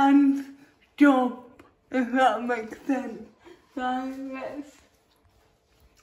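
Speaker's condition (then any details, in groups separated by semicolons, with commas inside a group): Cerebral palsy; uses feeding aid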